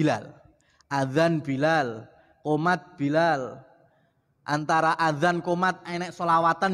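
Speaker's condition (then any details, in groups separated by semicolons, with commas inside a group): No condition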